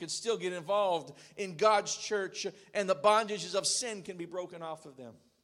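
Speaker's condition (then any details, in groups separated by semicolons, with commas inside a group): No condition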